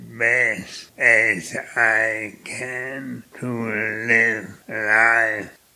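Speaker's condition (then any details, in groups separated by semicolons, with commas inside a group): Primary lateral sclerosis; motor neuron disease, neurologist gave 2 to 5 years, later found primary lateral sclerosis, legs then arms, hands, face, voice; profoundly affected, speaks with effort, hard to follow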